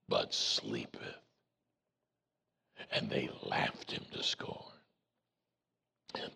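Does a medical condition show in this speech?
Yes: voice box removal needed; vocal cord cancer, prior chemo and radiation, 35 treatments over about seven weeks; voice self-described as Batman voice, expects R2-D2-like voice after removal.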